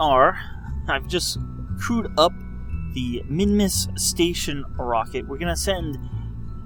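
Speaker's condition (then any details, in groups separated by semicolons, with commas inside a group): No condition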